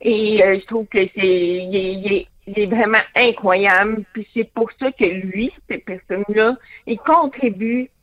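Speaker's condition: Hearing loss with cochlear implant; hard of hearing, born deaf, total silence when implant removed in water, lip reading helps; hears interviewer by phone through cochlear implant, some people harder to understand by phone; phone understanding varies by person

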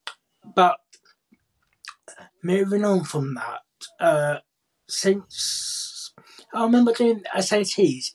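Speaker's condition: Cerebral palsy, profound hearing loss; born three months premature, boccia class BC5 formerly BC2; speaks clearly and well, no longer signs, most BSL forgotten; speaks clearly despite deafness, BSL first language, primary school speech and language therapy

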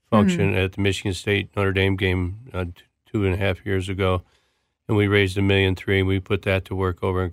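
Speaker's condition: Parkinson's disease; left hand clutching years before diagnosis, anxiety-triggered tremor, movement and coordination affected, diagnosed within two days via Peter Secchia; speech tough, learned voice correction in Big and Loud therapy

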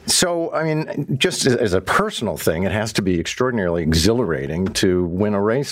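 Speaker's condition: No condition

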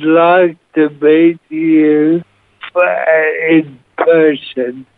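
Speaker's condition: Motor neuron disease, severe; onset in feet, walking stick, then chair, then bed-bound, now no physical movement; final stages, diagnosed over 4-5 years ago, mask ventilator, 2 minutes' survival without, Calvary Healthcare Bethlehem palliative inpatient; speaking extremely difficult, pauses to breathe through mask, Stephen Scoff and Scott Benton repeat words

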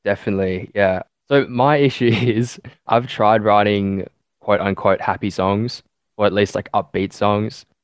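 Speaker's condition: No condition

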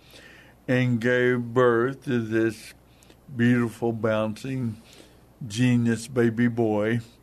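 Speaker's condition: Hemorrhagic stroke, hemorrhagic, basal ganglia; about 8 months since stroke, recovering, wrestling way back

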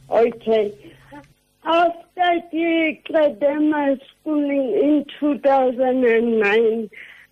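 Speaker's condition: Cerebral palsy; affects speech

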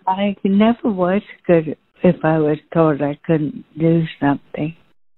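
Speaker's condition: ALS, genetic; first signs voice and breathing while singing

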